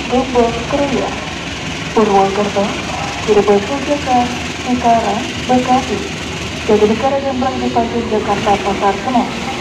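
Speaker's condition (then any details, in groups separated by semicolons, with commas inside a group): No condition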